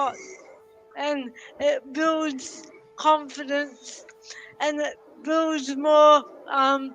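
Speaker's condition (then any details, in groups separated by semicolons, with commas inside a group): Cerebral palsy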